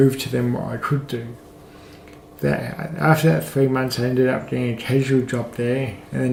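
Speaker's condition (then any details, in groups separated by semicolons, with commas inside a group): Cerebral palsy, mild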